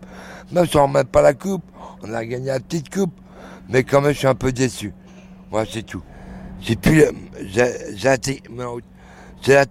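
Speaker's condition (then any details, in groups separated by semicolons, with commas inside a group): Throat cancer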